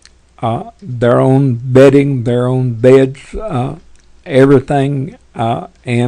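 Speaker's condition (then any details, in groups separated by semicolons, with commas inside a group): Parkinson's; tremors as early symptom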